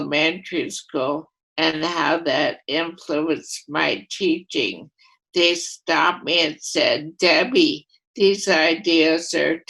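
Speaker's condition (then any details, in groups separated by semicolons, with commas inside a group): Primary lateral sclerosis; first diagnosed as ALS, affects all voluntary motor neurons; at least eight years since diagnosis, slower than expected course; voice affected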